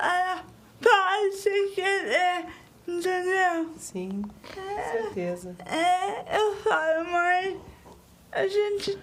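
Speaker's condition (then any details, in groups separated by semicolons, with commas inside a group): Cerebral palsy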